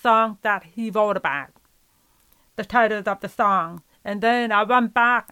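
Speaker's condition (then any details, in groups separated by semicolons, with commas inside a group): Profound deafness; profoundly deaf since earliest memory, legally blind from early 20s, 10% peripheral vision left; relies on lip reading, knows some sign language but rarely uses it; learned to speak with speech therapist help, therapy in elementary and high school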